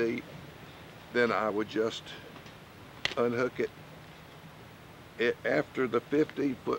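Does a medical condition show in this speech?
No.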